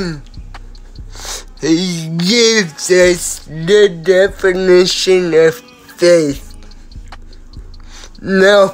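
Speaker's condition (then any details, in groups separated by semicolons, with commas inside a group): Cerebral palsy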